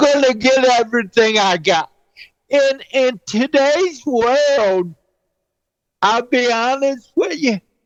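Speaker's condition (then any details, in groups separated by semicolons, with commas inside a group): Cerebral palsy; present since birth; 49 years with condition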